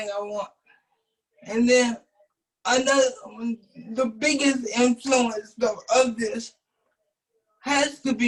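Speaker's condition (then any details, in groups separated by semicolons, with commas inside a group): Cerebral palsy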